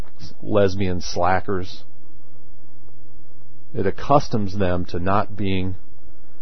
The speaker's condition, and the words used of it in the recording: No condition.